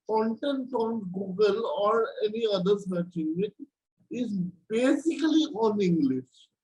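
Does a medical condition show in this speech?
Yes: cerebral palsy; from birth, four surgeries.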